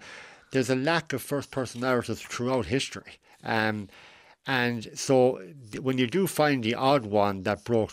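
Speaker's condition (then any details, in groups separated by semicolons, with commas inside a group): Cleft lip and palate; congenital cleft lip and palate, failure of mouth and nose to align, two or three surgeries in infancy, last surgery at 17; adult, age 41, decades after final surgery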